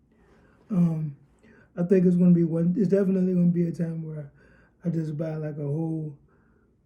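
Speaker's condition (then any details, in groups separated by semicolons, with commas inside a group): Cerebral palsy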